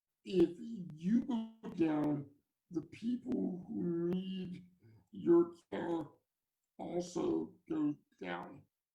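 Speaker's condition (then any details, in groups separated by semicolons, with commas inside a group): Cerebral palsy; from birth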